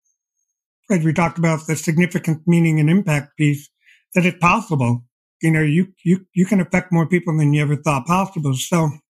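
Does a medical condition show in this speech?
Yes: deafblindness; progressive.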